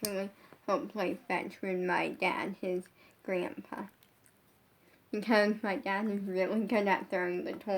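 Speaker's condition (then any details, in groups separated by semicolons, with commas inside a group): Brain injury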